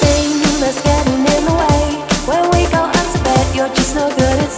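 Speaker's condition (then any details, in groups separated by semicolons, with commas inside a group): No condition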